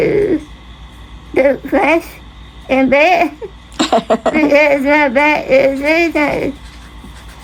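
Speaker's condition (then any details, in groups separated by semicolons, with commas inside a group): Spinal muscular atrophy type 2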